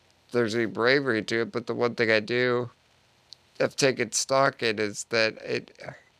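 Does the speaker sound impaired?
Yes: Duchenne muscular dystrophy; adult stem cell therapy in Panama about 4 years ago, first person with Duchenne treated so.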